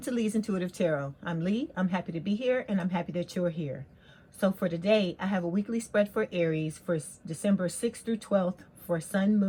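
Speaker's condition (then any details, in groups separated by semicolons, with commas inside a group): No condition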